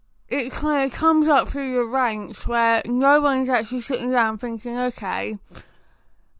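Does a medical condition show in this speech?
Yes: tongue cancer; oral cancer starting as tongue patch, spread to neck lymph nodes, HPV suspected trigger, late presentation; chemotherapy, no spread beyond lymph nodes, windpipe clear on x-ray.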